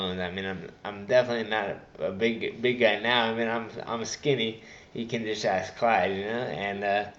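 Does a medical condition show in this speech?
Yes: traumatic brain injury.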